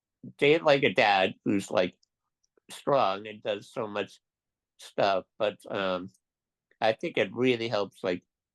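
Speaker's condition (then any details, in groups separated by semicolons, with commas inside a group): Duchenne muscular dystrophy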